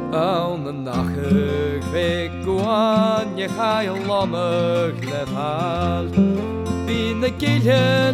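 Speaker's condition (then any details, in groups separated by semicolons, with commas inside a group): No condition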